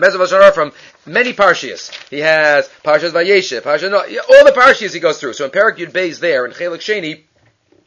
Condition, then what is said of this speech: No condition.